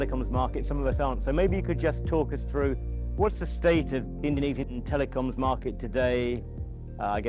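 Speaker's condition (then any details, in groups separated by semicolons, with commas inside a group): No condition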